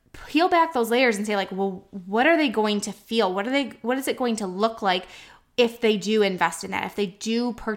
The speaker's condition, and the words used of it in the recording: No condition.